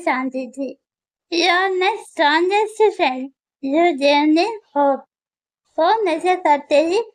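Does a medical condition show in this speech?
Yes: muscular dystrophy; wheelchair user.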